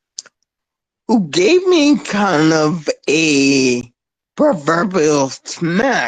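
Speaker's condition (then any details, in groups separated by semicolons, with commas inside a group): Spinocerebellar ataxia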